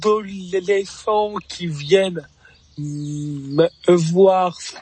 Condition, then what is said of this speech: Stuttering. Oui, j'ai bafouillé. C'est pas grave. Mmh.